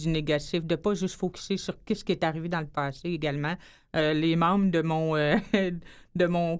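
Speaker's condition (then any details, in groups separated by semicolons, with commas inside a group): Hearing loss; hard of hearing, described as an invisible handicap, parents supportive of handicap; learning sign language to connect with the deaf community; expresses herself very well, worked very hard for it, also speaks English well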